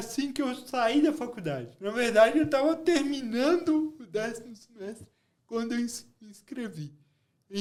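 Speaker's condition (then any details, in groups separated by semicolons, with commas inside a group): Cerebral palsy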